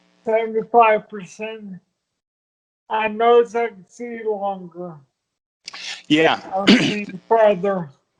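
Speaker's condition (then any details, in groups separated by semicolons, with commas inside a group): Multiple sclerosis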